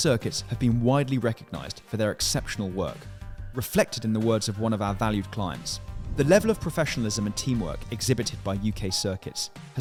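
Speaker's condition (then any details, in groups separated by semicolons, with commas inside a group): No condition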